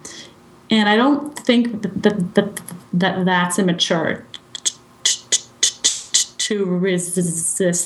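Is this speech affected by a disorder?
Yes: stuttering; therapy over past 3 years: fluency shaping, stuttering modification, voluntary stuttering, subway talks with strangers; not always in control of speech, open about stuttering, speaks naturally; speech tools helped at times but not reduced stuttering, drops strategies needing unnatural speaking; here repeated sounds, repeated words, prolonged sounds.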